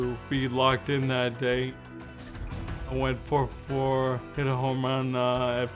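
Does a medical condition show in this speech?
Yes: ALS; speaks through computer, feeding tube.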